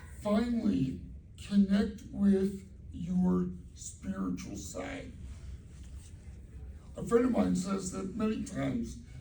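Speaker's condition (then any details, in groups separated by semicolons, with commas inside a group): Cerebral palsy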